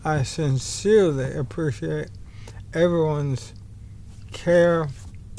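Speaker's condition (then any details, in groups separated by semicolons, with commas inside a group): ALS; bulbar-upper onset, tongue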